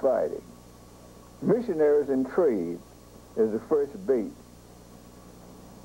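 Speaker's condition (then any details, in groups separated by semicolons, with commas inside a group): No condition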